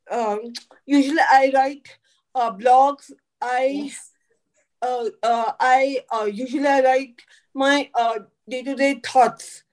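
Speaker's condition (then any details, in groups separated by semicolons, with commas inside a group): Cerebral palsy; from birth; could not talk in early life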